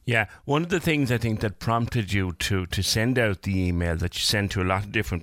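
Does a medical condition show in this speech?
No.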